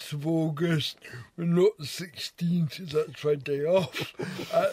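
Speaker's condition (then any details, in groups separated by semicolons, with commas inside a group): Cerebral palsy; involuntary movement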